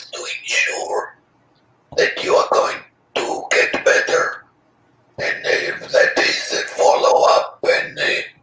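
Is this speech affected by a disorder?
Yes: laryngectomy after head and neck cancer; laryngectomy for head and neck cancer.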